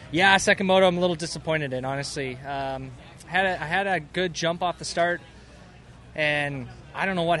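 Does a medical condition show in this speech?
No.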